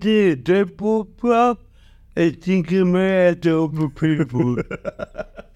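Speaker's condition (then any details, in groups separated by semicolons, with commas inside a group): Cerebral palsy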